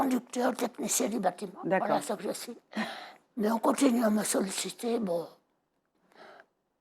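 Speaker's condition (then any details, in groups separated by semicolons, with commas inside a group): Total laryngectomy; voice audibly altered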